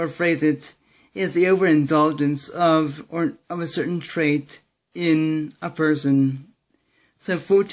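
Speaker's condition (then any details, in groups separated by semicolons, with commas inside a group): Cerebral palsy; Ilizarov leg operation, right hip displacement; speaks fast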